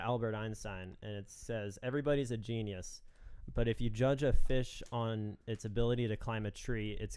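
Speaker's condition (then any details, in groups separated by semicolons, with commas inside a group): No condition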